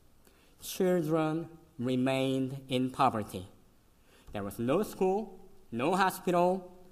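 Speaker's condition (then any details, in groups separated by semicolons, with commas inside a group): Cleft lip and palate; congenital, severe, eleven surgeries, last one 22 years ago in college; could not suck breast milk as newborn, fed formula and cow milk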